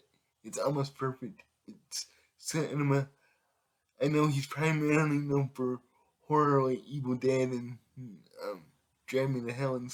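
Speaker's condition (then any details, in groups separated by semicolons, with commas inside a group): Cerebral palsy; able to speak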